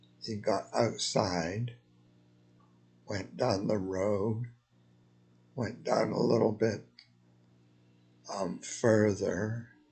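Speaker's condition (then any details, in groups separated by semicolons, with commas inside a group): Multiple sclerosis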